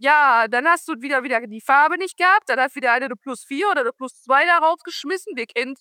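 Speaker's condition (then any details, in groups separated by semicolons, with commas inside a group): No condition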